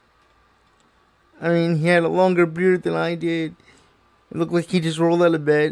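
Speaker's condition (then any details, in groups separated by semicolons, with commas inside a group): Cerebral palsy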